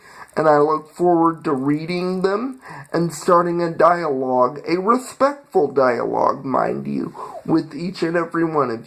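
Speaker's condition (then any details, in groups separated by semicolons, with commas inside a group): Cerebral palsy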